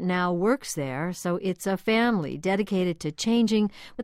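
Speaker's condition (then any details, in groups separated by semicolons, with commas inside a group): No condition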